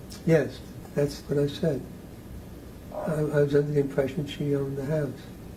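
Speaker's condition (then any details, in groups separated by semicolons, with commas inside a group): Parkinson's disease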